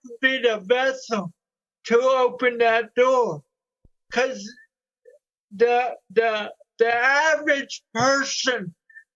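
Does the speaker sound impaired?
Yes: cerebral palsy.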